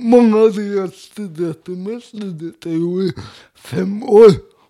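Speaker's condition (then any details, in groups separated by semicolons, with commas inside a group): Cerebral palsy; speech difficulties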